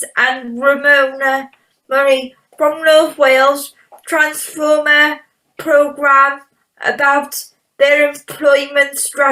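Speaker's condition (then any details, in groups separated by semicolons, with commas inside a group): Cerebral palsy; electric wheelchair user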